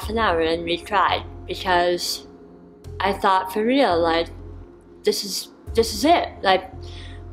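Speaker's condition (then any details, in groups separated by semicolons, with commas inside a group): Hemi-glossectomy for oral cancer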